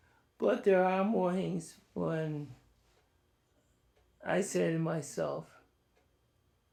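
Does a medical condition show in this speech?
Yes: ALS.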